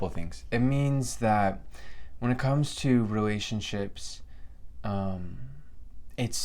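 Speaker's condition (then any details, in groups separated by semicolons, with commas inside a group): No condition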